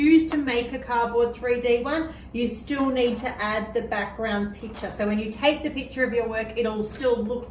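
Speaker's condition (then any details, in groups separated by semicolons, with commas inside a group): No condition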